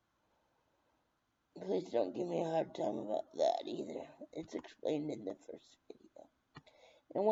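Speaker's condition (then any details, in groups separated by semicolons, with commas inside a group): Brain injury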